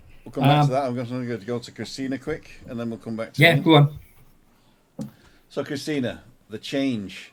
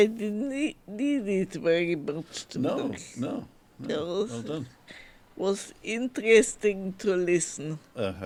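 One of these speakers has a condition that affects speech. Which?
The second: multiple sclerosis.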